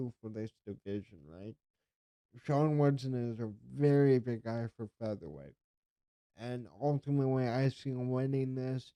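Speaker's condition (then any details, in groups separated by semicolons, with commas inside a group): Cerebral palsy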